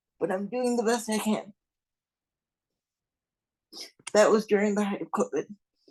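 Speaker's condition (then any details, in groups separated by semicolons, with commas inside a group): Cerebral palsy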